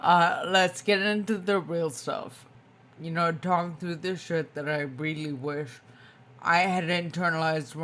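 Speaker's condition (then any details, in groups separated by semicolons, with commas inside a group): Spinocerebellar ataxia type 2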